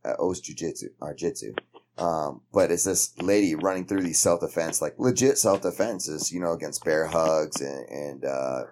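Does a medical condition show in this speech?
No.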